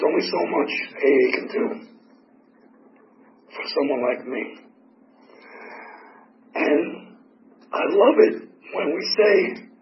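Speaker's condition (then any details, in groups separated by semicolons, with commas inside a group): Tracheotomy; tracheotomy for 4 years, 8 surgeries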